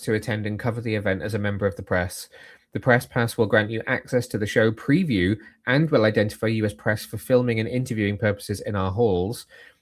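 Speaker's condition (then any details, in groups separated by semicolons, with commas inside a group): No condition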